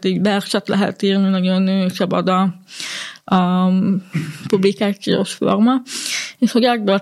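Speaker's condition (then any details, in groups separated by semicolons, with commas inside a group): Hearing loss; communicates in spoken language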